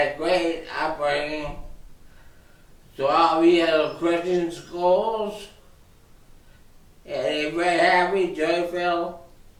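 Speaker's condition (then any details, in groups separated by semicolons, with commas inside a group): Traumatic brain injury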